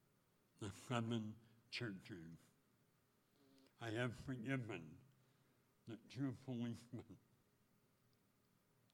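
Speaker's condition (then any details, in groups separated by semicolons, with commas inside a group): Speech impediment; first operation in North Dakota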